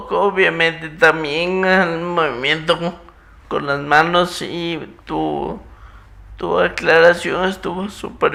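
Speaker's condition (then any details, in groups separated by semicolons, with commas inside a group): Muscular dystrophy; genetic, affects movement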